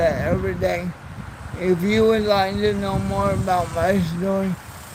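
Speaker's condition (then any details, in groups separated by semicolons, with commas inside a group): Cerebral palsy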